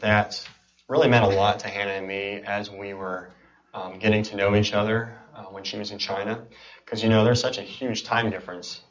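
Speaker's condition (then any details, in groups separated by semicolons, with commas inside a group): Cleft palate and cleft lip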